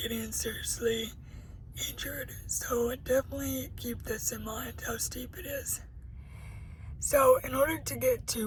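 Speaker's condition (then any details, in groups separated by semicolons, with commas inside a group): Cerebral palsy; uses a wheelchair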